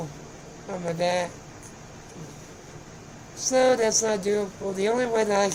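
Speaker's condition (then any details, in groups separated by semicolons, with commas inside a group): Spinal muscular atrophy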